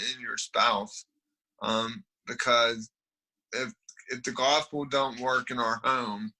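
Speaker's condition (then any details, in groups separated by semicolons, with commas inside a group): Cerebral palsy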